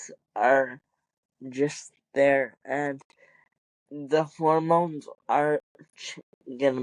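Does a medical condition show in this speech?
Yes: cerebral palsy; wheelchair user.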